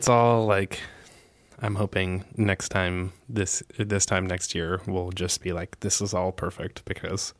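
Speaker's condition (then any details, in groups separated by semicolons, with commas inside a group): No condition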